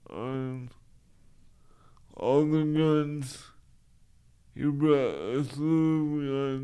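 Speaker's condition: Cerebral palsy; wheelchair user 99.9% of the time

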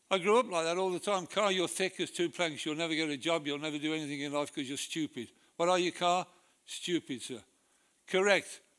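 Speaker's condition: Parkinson's disease; per doctors

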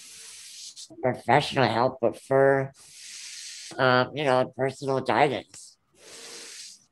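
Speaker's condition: Ullrich congenital muscular dystrophy

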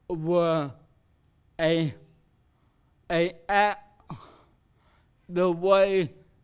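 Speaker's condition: Cerebral palsy

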